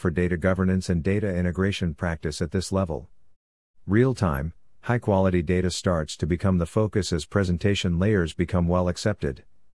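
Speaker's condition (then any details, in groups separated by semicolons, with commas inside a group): No condition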